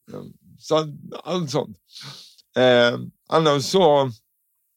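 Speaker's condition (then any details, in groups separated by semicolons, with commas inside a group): Cerebral palsy; speech impediment, sounds not quite like others, speech therapy in childhood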